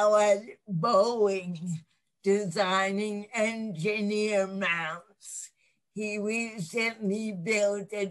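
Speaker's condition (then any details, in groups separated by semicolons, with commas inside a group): Cerebral palsy; lifelong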